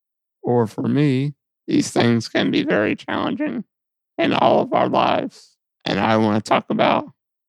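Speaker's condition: Muscular dystrophy; sees physical therapist

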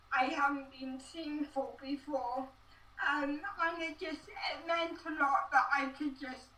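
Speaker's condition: Cerebral palsy

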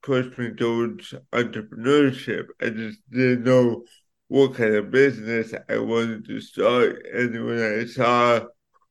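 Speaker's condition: Cerebral palsy; affects speech

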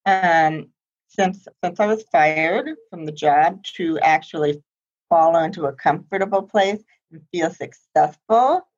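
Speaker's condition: Profound hearing loss, congenital, high-frequency

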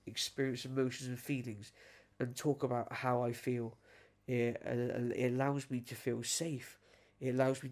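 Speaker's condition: Speech impediment; acquired, never had it before, emerged in recovery after quitting cocaine and alcohol, with anxiety, head tics; struggles to get words out, breathing stops, everything tightens up, cannot project voice; repeated sounds, blocks

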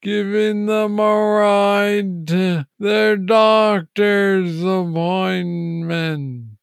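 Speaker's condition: Parkinson's disease, young onset; diagnosed age 35

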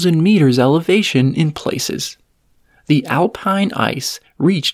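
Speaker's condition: No condition

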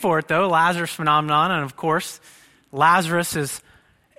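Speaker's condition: No condition

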